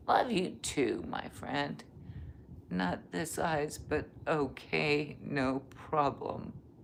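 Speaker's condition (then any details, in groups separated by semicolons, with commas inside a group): Cervical dystonia, essential tremor; affects neck, also essential tremor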